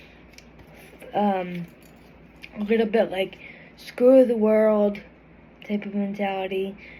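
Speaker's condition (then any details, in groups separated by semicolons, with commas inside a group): Cerebral palsy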